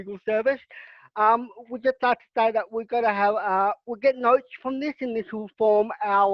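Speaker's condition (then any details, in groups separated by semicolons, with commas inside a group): Cerebral palsy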